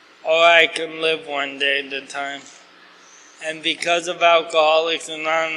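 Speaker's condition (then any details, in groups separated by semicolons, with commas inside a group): ALS; asked to talk slower, clearer, losing voice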